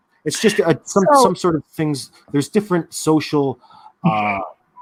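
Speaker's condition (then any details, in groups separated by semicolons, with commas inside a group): No condition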